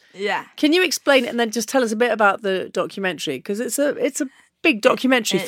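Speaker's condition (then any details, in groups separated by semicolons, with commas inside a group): No condition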